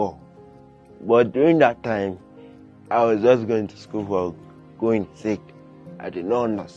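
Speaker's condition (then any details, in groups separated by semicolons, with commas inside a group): Cerebral palsy; limits movement and coordination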